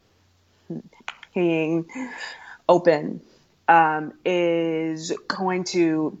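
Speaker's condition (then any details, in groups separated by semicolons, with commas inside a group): Stuttering; stuttering since around age 3, past speech therapy, largely stopped talking for about 5 years; still stutters, including when saying own name; formerly hid stuttering by switching words, deep breaths, fillers like ums and ahs, avoided talking; prolonged sounds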